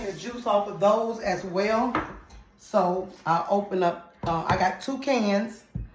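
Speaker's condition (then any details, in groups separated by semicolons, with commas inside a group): No condition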